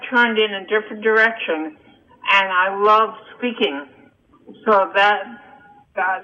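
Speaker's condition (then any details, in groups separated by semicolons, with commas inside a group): Cerebral palsy and hearing loss; congenital cerebral palsy and hearing loss from birth, seen by 7-9 doctors in New Jersey, told would never walk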